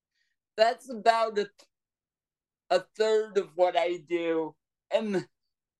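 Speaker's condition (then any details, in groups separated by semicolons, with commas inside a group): Cerebral palsy; present from birth, brain blood vessel burst acting like stroke, walker when little, power wheelchair since age five, completely non-ambulatory; breathing struggles some days affect speech, voice lags behind thoughts when excited or nervous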